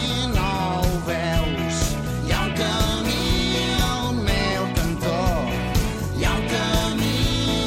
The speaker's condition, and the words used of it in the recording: No condition.